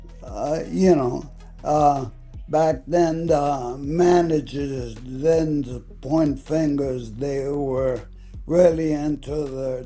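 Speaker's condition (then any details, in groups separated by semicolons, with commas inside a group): ALS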